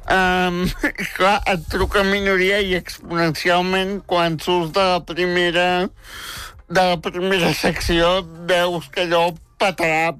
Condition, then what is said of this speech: Cerebral palsy. Fes algú perquè la gent t'entengui, no? Però que no ho sabies que costaria tant.